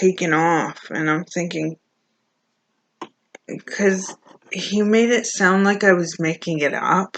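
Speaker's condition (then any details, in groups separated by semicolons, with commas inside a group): Cerebral palsy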